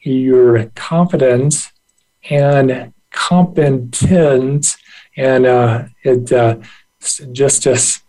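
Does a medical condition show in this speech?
Yes: aphasia after stroke; rather severe stroke at 28 as first-year resident, impaired dominant right hand; 20 years post-stroke, not back to 100%, still does therapeutic activities; initially no spoken or written language, relearned speech through therapy, still struggles a little forming words.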